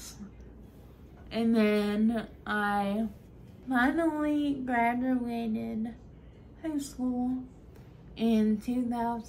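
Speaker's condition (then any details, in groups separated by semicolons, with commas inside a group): Friedreich's ataxia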